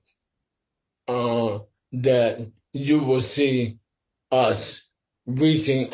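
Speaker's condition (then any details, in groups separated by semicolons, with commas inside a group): Sporadic ALS; must speak slower and carefully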